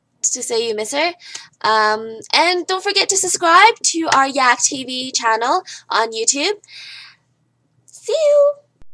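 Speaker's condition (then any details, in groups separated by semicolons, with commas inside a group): No condition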